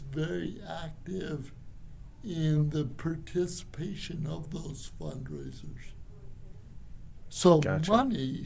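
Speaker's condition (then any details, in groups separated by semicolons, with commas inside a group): Cerebral palsy; from birth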